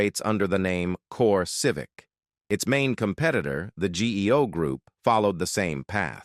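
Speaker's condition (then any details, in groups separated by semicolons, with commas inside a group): No condition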